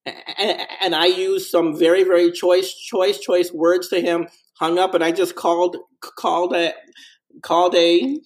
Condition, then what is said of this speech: Stuttering. They say, you are incredibly fluent when you like walk into a crashing situation.